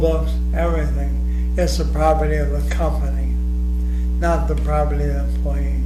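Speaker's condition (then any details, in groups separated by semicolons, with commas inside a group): ALS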